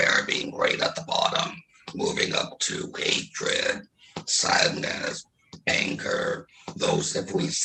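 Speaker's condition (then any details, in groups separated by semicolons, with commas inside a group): Laryngectomy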